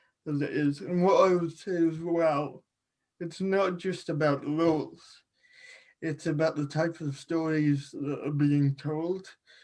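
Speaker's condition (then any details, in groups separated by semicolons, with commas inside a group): Cerebral palsy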